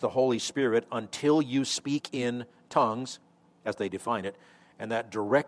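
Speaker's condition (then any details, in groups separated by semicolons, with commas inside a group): No condition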